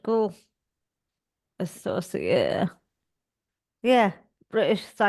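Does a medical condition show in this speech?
Yes: cerebral palsy; all four limbs.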